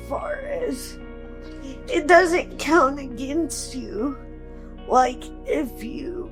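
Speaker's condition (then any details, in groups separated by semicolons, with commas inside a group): Cerebral palsy, quadriplegic; able to speak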